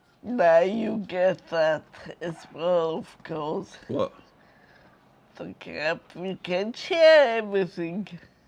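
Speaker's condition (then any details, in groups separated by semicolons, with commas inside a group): Multiple sclerosis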